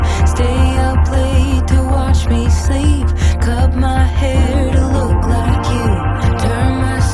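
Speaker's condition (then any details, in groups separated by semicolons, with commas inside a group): No condition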